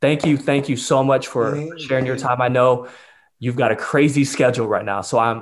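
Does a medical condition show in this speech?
No.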